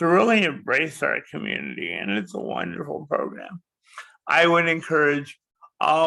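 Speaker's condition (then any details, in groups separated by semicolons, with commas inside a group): Cerebral palsy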